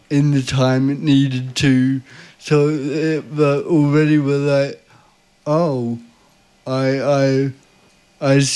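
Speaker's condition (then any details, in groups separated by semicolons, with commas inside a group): Cerebral palsy; visible disability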